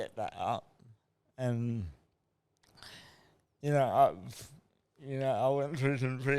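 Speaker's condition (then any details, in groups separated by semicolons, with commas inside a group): Cerebral palsy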